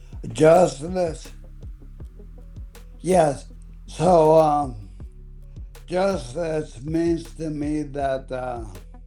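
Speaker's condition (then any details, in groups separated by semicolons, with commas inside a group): ALS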